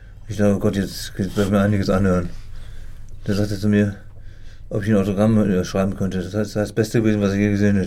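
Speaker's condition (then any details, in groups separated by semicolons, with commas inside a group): Parkinson's disease; symptoms initially ignored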